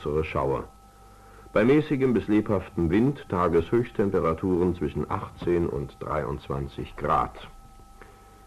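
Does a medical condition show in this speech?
No.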